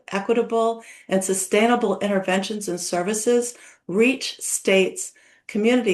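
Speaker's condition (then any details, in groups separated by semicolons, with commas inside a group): No condition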